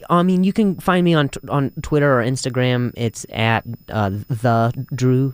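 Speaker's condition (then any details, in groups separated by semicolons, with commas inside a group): Stutter, acquired; caused by softball grounder to throat while playing shortstop; several past speech therapy classes, currently sees voice teacher who helps; blocks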